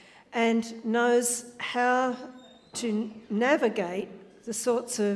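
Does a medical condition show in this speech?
No.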